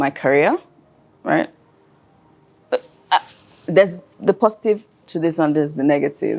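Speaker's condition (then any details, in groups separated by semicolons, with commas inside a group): No condition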